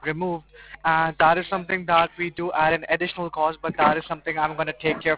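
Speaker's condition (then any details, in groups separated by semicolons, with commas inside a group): No condition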